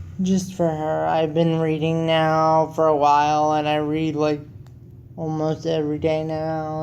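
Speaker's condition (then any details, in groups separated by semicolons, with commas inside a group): Cerebral palsy; wheelchair user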